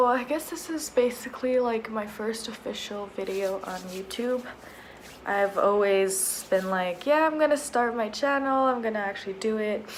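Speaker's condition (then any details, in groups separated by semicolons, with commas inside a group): No condition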